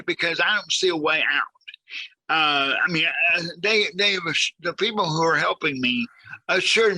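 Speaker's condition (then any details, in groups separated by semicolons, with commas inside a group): Cerebral palsy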